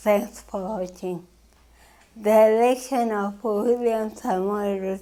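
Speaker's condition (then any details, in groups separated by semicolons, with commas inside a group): Cerebral palsy; from birth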